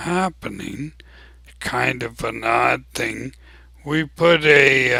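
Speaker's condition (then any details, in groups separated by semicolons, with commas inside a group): ALS; abnormally slow voice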